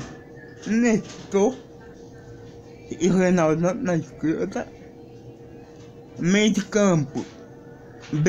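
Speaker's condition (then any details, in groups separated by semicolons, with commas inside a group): Cerebral palsy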